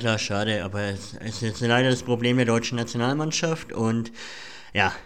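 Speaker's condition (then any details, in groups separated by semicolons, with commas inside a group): Cleft palate; says by the norm listeners would find podcasting unlistenable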